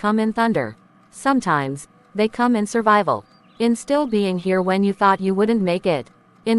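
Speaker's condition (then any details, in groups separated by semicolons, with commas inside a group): No condition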